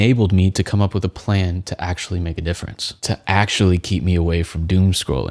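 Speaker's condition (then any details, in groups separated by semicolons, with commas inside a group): No condition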